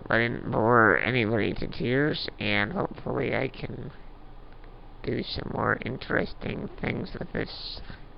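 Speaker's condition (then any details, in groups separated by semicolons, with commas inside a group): Duchenne muscular dystrophy; progressive muscle wasting, diminished lung function, sleep apnea, emergency tracheotomy after mucus plug, little arm use; voice audibly worsening late in recording, uses Dragon naturally speaking voice recognition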